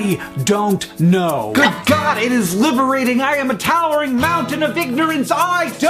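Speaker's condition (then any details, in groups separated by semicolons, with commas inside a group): No condition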